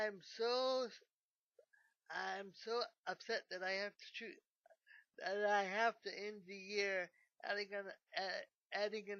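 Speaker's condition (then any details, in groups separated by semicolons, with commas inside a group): Cerebral palsy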